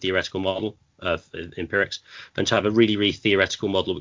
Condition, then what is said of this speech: No condition.